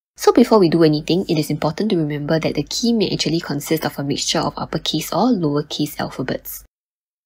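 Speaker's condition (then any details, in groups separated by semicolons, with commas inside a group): No condition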